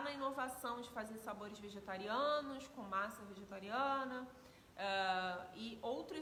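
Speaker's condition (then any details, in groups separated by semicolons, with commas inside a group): No condition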